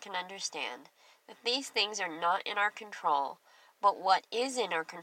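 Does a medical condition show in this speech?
Yes: cleft lip and palate; congenital, past surgeries, wears hearing aids; age 41, no further surgery needed at present, still some days of pain; clear speech.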